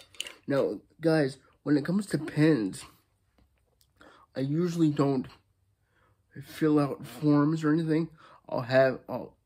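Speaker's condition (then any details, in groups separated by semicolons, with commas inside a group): Cerebral palsy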